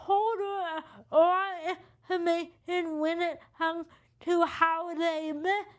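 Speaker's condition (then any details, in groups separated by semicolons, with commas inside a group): Cerebral palsy; uses walker and wheelchair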